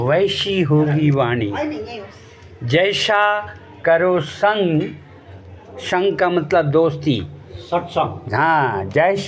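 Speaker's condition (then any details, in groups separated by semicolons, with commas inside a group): No condition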